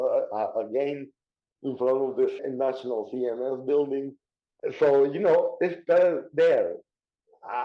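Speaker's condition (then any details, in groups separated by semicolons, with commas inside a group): Cerebral palsy; diagnosed in childhood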